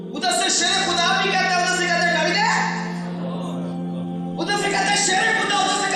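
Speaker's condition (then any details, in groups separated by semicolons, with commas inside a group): No condition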